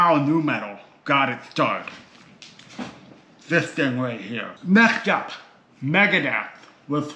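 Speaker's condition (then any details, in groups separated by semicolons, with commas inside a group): Cerebral palsy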